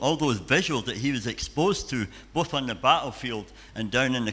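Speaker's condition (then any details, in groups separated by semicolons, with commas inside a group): Cleft palate and cleft lip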